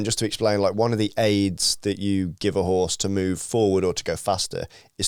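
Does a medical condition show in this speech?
No.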